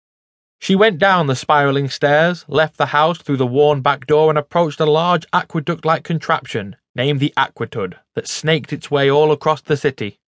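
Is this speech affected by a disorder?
No.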